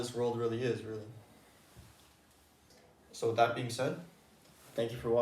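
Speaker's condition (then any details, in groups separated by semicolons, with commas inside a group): No condition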